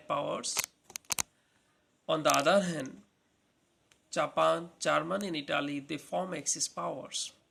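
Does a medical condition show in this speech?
No.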